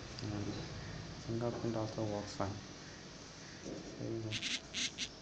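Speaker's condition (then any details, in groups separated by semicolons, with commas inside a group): No condition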